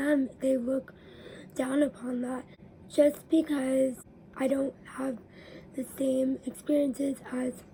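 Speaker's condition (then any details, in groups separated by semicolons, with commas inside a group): Cerebral palsy; spastic diplegia, caused by brain injury; weekly physical therapy; speech delay and issues, raspy voice, big breaths between sentences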